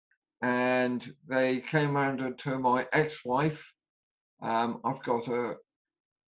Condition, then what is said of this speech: Aphasia. Up to my stage, which is seven, which you can talk not as fast as you'd like to, but you can talk, and stages in between.